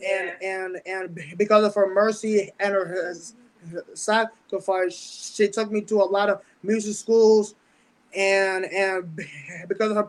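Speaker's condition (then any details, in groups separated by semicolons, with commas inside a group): Stuttering; mild stutter since about age 10, born with intellectual learning disability, on autism spectrum; certain words don't come out, avoids talking at length on stage; repeated words, prolonged sounds, blocks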